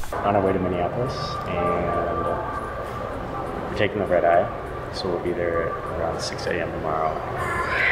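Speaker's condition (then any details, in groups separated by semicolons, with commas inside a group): No condition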